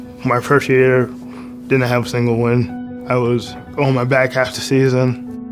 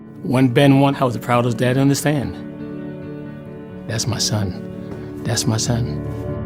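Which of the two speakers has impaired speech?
The first: spastic cerebral palsy; spastic type, present since birth.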